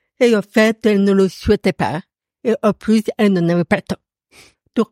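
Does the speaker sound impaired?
Yes: profound deafness; past workplace accommodation for phone calls and written meeting transcription; audible accent from deafness, noticeable to everyone.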